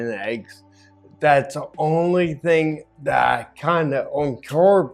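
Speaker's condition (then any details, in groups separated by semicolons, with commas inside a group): Ataxia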